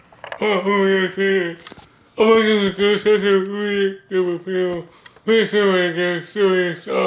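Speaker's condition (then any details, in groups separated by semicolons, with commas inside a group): Cerebral palsy; speech disability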